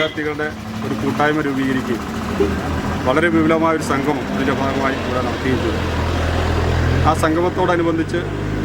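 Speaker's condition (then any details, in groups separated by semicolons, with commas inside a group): No condition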